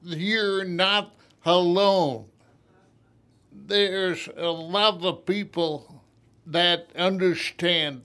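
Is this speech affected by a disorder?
Yes: aphasia after stroke; aphasia caused by stroke 6 years ago, onset immediately after stroke; aphasia present since stroke.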